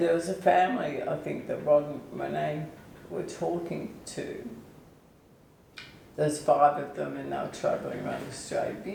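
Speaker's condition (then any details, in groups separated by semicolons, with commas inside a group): ALS/MND; onset foot drop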